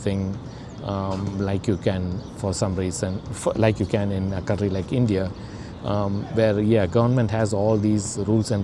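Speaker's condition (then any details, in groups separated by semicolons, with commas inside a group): No condition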